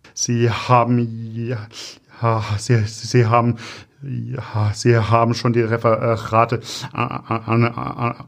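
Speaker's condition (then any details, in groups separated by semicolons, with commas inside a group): Stuttering; developmental, lifelong, possibly inherited, father stuttered, brother fluent, logopedic speech therapy, constant since second grade; frequent word and part-word repetitions, many fillers Äh, broken-off words; repeated words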